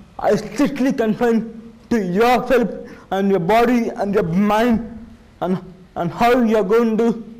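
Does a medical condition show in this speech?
Yes: cerebral palsy.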